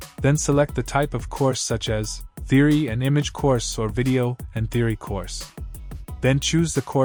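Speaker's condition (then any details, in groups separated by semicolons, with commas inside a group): No condition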